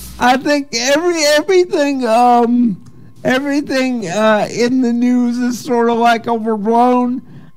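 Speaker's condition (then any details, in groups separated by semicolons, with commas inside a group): Cerebral palsy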